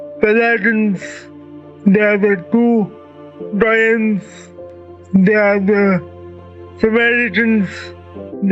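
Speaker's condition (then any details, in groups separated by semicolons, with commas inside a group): Cerebral palsy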